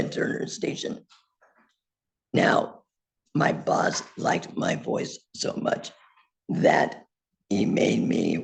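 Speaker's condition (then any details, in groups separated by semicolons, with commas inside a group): Laryngectomy; total laryngectomy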